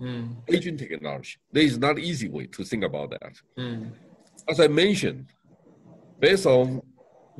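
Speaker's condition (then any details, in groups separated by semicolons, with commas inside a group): No condition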